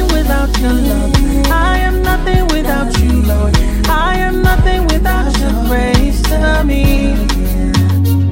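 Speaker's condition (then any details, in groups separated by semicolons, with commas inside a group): No condition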